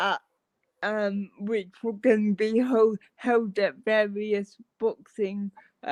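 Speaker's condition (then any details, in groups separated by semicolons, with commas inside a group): Cerebral palsy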